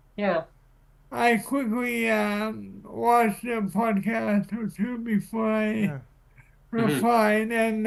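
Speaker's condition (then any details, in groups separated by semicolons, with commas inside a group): Cerebral palsy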